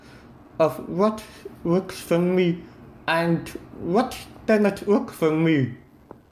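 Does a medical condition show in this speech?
Yes: hard of hearing since birth, bilateral, cochlear implant; both ears, right cochlear implant since age 15, never really learned to listen to sound; uses right cochlear implant for music and environmental sound, relies on lip reading and subtitles; hard to speak when unable to hear own voice.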